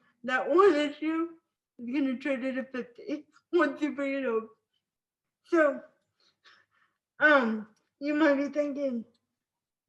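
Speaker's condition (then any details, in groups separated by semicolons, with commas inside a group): Spastic cerebral palsy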